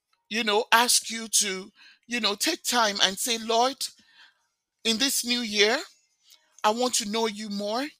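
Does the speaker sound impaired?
No.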